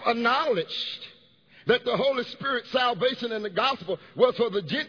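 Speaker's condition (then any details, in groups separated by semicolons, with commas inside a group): No condition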